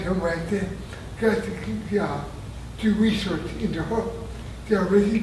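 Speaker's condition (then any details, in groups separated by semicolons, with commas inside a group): Traumatic brain injury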